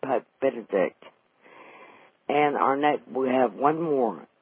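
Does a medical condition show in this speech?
Yes: vocal cord paralysis after stroke, unilateral vocal fold paralysis; familial stroke at age 35, one vocal cord paralyzed, wheelchair user, left hand slightly impaired; can no longer sing since vocal cord paralysis.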